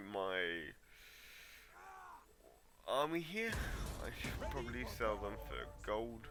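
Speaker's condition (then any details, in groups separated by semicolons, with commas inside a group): Cerebral palsy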